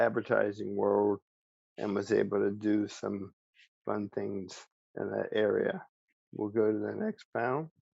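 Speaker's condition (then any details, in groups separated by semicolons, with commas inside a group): ALS; speech still preserved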